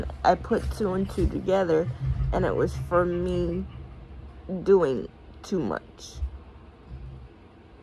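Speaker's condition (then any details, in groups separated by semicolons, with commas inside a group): Cerebral palsy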